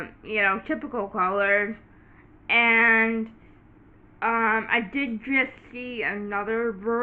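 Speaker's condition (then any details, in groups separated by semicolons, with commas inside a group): Cerebral palsy; impaired fine motor control, types with pointer fingers and thumb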